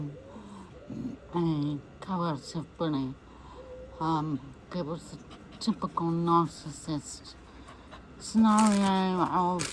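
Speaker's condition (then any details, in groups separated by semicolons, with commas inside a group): MND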